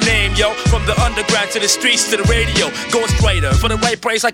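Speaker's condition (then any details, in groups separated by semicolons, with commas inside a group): No condition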